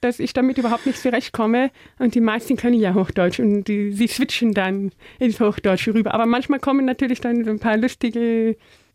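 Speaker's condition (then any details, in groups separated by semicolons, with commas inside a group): Deafness; nothing under 120 without aids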